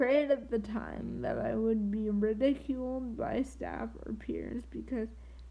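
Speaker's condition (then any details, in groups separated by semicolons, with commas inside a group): Triplegic cerebral palsy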